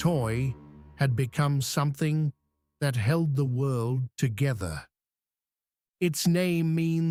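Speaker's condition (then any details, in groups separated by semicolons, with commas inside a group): No condition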